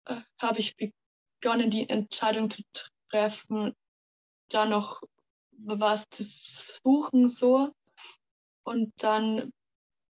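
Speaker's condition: Stuttering; stuttering since kindergarten age, many logopedists and speech therapists; prolonged sounds, blocks

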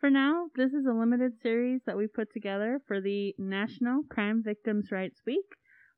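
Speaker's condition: No condition

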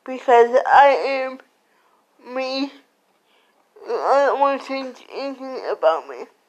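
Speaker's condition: Cerebral palsy; slurred speech

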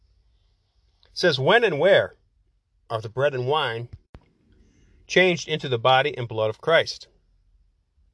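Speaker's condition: No condition

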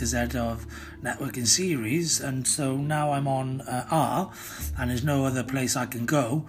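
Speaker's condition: No condition

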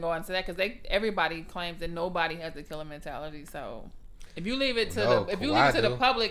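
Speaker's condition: No condition

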